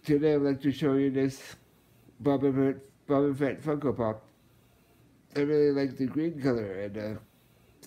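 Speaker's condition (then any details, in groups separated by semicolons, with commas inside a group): Muscular dystrophy, Duchenne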